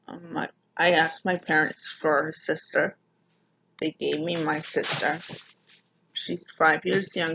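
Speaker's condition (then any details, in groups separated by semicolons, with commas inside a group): Mild cerebral palsy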